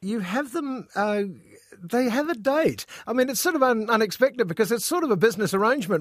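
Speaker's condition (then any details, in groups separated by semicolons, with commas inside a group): No condition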